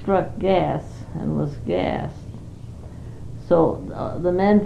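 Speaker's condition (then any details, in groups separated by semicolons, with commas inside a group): Parkinson's; not very able to do much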